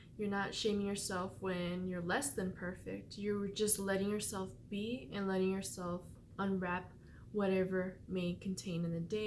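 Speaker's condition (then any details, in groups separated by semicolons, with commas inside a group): No condition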